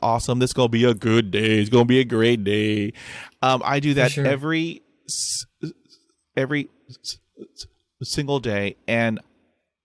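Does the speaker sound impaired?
Yes: stutter; stutter about 45 years, mother also stuttered, accepted stutter at age 40; still stutters, unpredictable blocks, carries National Stuttering Association stutter card; sometimes nothing comes out, cannot say own name at times, uses British accent, diaphragmatic breathing; here prolonged sounds, blocks.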